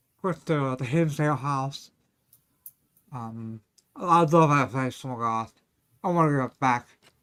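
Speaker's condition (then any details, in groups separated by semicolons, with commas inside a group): Ataxia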